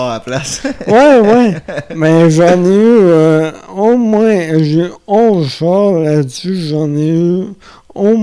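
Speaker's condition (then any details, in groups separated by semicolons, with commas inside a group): Amyotrophic lateral sclerosis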